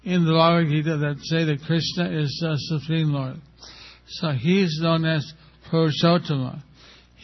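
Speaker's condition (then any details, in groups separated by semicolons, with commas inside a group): Stroke with facial paralysis; listeners need to give attention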